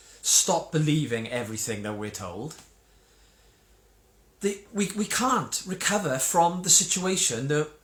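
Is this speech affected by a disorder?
No.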